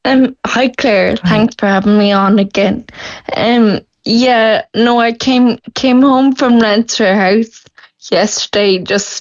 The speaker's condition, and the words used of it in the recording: Ataxia. My voice, I'm getting really, really, it's really hard to speak.